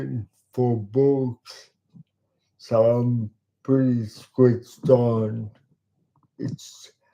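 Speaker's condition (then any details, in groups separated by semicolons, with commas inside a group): Cerebral palsy; talks slowly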